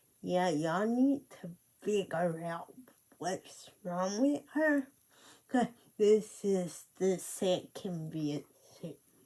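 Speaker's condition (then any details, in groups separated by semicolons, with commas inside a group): Cerebral palsy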